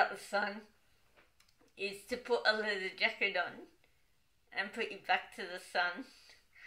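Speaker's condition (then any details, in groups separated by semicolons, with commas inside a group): Cerebral palsy, dystonic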